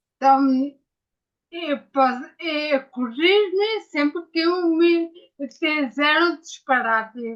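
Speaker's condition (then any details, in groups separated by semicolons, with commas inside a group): Ataxia after brain injury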